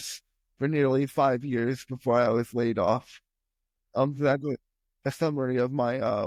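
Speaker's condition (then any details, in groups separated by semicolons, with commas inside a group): Spastic quadriplegic cerebral palsy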